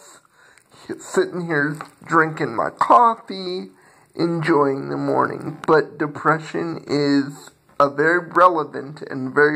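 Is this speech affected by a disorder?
Yes: cerebral palsy.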